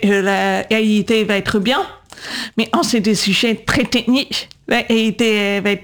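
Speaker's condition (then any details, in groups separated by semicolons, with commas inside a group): Congenital deafness, profound, caused by cytomegalovirus; deaf from birth, congenital cytomegalovirus (CMV), diagnosed around 18 months, severe at birth, dropped at age 8, implants; wears implants, earlier hearing aids, radio inaccessible, age 37; speaks aloud, AI speech recognition struggles to understand her, host understands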